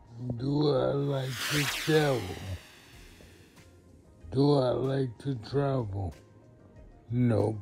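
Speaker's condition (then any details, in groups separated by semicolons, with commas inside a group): Multiple sclerosis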